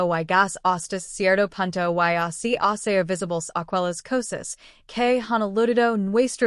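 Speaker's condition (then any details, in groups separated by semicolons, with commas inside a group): No condition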